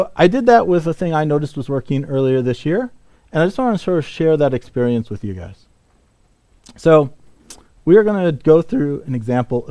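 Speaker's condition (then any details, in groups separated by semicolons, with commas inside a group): No condition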